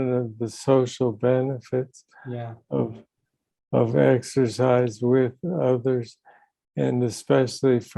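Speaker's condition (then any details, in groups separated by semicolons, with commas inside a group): Young onset Parkinson's disease; about 20 years since diagnosis, DBS surgery 14 years ago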